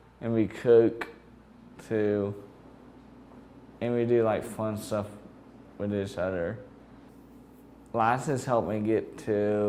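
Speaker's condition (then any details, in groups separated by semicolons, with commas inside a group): Cerebral palsy; present from birth; diagnosed at age four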